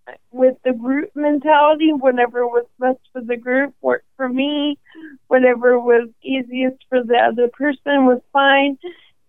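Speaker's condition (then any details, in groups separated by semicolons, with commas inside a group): ALS; diagnosed at 27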